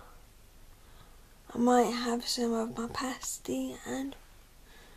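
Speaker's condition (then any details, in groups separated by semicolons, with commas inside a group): Cerebral palsy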